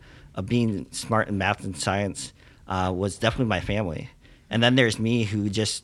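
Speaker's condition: Cleft lip and palate; congenital

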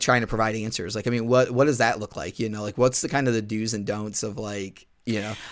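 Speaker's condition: No condition

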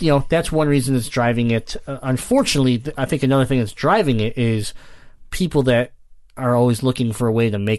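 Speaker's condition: Cleft palate; congenital

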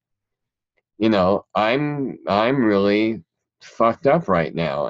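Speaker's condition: Cleft palate; present since childhood

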